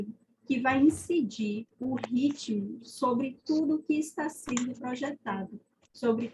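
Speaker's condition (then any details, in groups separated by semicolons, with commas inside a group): No condition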